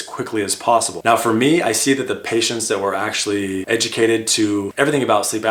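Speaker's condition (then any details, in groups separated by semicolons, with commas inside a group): No condition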